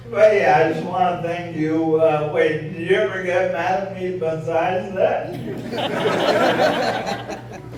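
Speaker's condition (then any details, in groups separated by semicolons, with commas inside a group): ALS; voice sounds impaired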